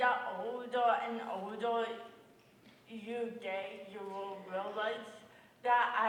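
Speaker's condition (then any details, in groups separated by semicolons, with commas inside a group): Cerebral palsy; hard to be understood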